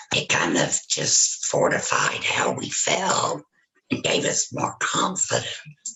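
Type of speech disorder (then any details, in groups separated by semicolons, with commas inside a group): Speech with a voice prosthesis; total laryngectomy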